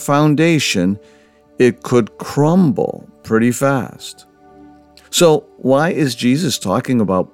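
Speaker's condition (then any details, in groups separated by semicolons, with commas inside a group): No condition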